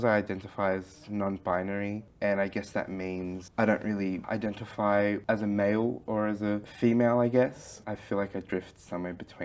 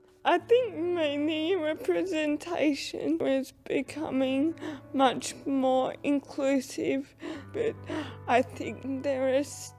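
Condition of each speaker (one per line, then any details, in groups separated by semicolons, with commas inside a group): No condition
Cerebral palsy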